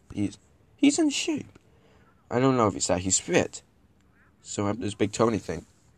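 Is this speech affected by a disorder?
No.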